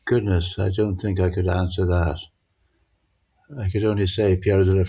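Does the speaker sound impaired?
Yes: Parkinson's; altered visual perception, difficulty judging near and far, grouped objects merge together.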